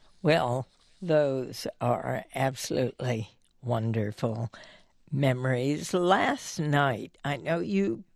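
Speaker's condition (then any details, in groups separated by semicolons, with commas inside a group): Spasmodic dysphonia; strangled vocal cords, voice stopped working for quite some time, years of botulinum toxin; coached by someone who coaches opera singers, strengthening vocal cords; vocal cords clench involuntarily, like partial vocal cord paralysis, difficulty initiating voice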